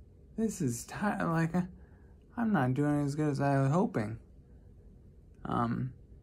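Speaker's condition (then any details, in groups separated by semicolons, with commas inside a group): Traumatic brain injury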